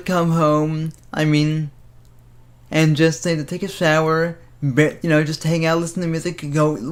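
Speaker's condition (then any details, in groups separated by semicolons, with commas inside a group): Cerebral palsy; speaks fast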